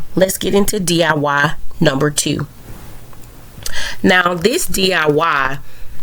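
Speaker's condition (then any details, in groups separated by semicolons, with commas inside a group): No condition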